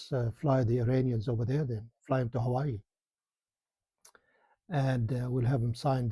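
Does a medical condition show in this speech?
No.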